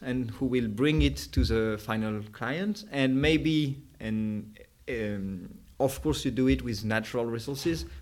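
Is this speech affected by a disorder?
No.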